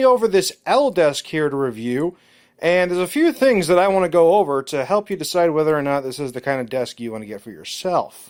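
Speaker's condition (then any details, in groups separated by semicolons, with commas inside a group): No condition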